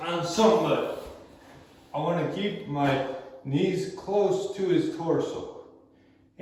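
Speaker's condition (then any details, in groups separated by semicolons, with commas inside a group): Cerebral palsy; movement dexterity issues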